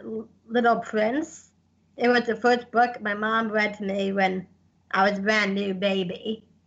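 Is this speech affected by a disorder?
Yes: Down syndrome; congenital, present from birth, significant congenital heart condition, successful heart transplant.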